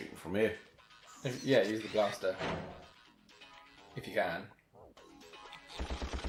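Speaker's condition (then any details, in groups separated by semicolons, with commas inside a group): No condition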